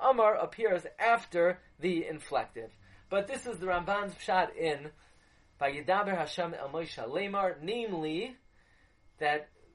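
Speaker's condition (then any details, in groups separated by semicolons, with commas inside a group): No condition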